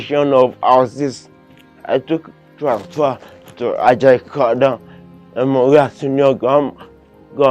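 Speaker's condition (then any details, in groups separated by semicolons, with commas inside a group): Cerebral palsy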